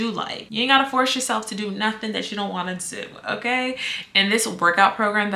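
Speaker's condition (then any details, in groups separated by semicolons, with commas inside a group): No condition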